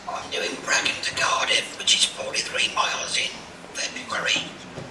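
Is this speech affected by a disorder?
Yes: laryngectomy; total laryngectomy for laryngeal cancer, radiotherapy, speaking valve; speaks with speaking valve, valve replaced about every 3 months.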